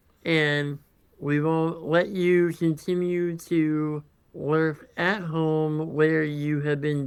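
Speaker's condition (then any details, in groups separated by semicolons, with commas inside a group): Congenital muscular dystrophy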